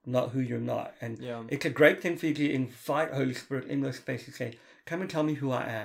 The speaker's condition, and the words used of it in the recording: Cleft palate. It meant that my speech was delayed, and as you can hear, I got a speech impediment as